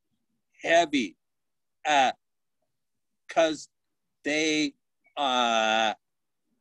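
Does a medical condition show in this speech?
Yes: aphasia; aphasia after stroke, woke with whole right side paralyzed, talking improving each month and year; can talk, loses about half the words in conversation, frequent hesitations; initially no talking, now halting telegraphic speech, many fillers and pauses, missing words.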